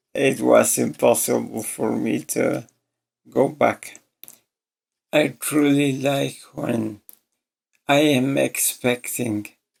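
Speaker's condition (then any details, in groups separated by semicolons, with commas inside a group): ALS; voice severely damaged, hard to understand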